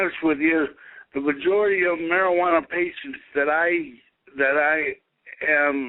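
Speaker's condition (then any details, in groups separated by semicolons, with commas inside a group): Cerebral palsy; able to speak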